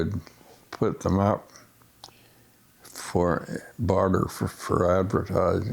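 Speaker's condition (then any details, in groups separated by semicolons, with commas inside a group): Essential tremor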